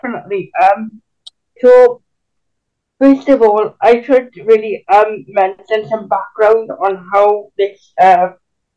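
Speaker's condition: Cerebral palsy; can walk but with limits

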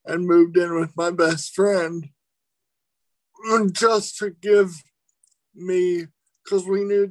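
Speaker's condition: Cerebral palsy

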